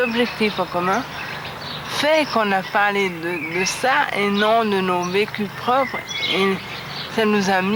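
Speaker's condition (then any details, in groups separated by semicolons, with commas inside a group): Traumatic brain injury; after bicycle accident and 2 weeks coma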